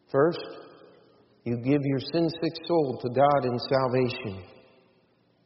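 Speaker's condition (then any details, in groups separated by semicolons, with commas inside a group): No condition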